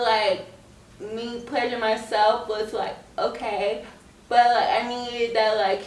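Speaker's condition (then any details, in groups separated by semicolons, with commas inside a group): Cerebral palsy; scoliosis, spine and leg surgery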